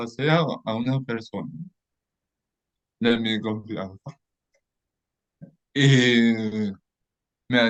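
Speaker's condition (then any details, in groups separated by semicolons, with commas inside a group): Cerebral palsy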